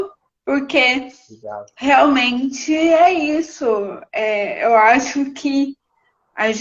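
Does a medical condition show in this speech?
Yes: cerebral palsy.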